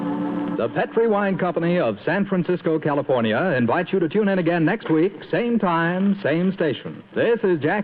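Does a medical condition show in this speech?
No.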